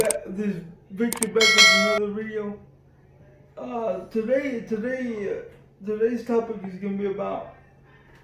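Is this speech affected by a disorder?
Yes: cerebral palsy.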